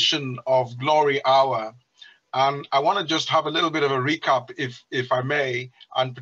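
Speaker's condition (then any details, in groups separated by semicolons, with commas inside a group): No condition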